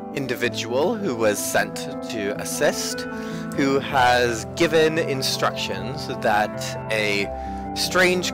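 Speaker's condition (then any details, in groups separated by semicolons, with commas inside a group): No condition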